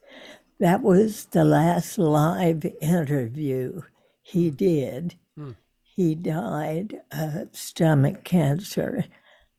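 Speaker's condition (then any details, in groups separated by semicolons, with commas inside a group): Spasmodic dysphonia; vocal cords too tight to let air in, Botox at Oregon Health and Sciences Hospital, Portland; voice strongly affected, many listeners thought stroke, sound of voice off-putting to some listeners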